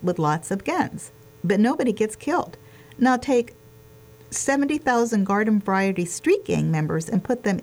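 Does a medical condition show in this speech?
No.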